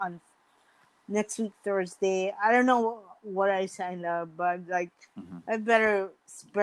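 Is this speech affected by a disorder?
Yes: mild cerebral palsy.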